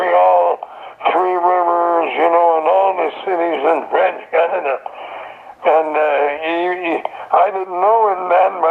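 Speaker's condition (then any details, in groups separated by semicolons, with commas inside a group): Throat cancer; survivor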